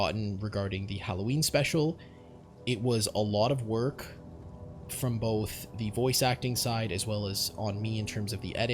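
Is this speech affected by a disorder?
No.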